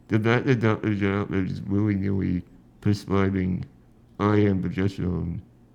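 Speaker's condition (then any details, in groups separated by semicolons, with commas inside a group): Spinal muscular atrophy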